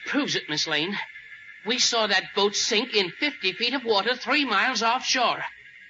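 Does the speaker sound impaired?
No.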